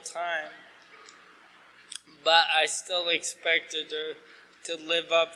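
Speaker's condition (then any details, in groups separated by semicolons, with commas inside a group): ALS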